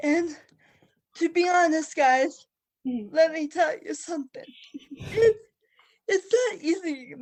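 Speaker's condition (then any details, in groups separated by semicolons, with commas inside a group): Cerebral palsy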